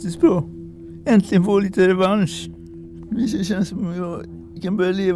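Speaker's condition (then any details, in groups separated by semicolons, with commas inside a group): Atypical Parkinson's, severe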